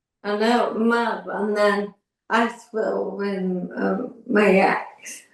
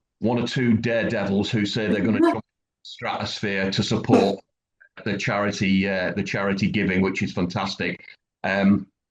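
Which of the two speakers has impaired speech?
The first: functional neurological disorder; finger twitches, numbness, weak fingers; about two years, chronic, progressively worse, seizures; slurred speech worsening, swallowing and voice affected, choking, breathing problems.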